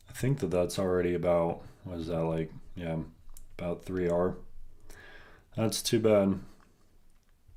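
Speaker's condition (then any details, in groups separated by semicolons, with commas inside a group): No condition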